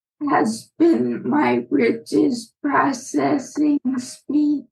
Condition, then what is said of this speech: Aphasia. I will go ahead and say, just because I talk poorly does not mean my intellect is any less than, which is not a standard thing to think about